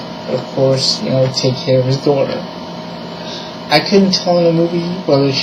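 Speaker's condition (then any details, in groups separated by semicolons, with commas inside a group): Cerebral palsy; diplegia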